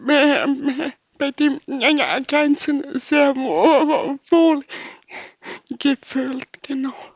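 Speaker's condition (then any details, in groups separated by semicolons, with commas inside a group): Spastic paralysis from birth; affects all four limbs, walking impairment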